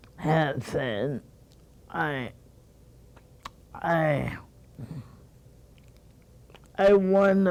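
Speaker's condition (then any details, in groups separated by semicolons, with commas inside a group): Cerebral palsy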